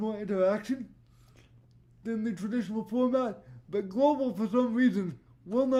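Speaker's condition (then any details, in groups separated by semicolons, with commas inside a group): Cerebral palsy; voice tone sometimes odd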